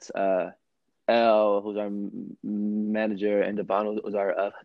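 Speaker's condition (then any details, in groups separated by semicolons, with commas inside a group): Stutter; stutter since learning to talk, countless speech therapy sessions elementary through high school, never resolved; ongoing stutter when speaking; not when singing, therapy had words sung to Twinkle Little Star rhythm; prolonged sounds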